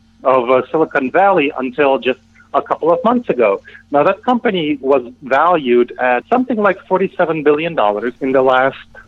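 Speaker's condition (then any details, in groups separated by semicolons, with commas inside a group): No condition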